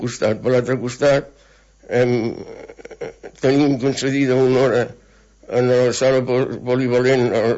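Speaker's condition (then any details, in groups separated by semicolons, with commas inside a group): Parkinson's disease; brain stops making dopamine affecting psychomotor function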